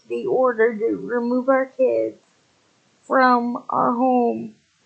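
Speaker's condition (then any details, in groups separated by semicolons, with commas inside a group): Cerebral palsy, spastic, severe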